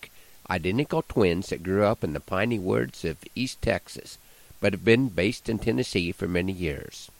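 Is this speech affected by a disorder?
No.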